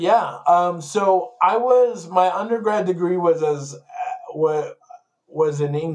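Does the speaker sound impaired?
Yes: stuttering after brain injury; acquired stutter, brain injury from oven cleaner exposure at restaurant, onset English studies, Tourette's neck tics; stutter still persists from time to time, milder than before, years after injury; stuttered significantly about 2000 to 2008, could not speak fluently, now impacts speech a little; here repeated sounds, prolonged sounds.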